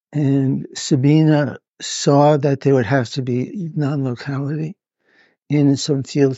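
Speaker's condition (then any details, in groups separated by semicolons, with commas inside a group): Parkinson's; needs to move about while filmed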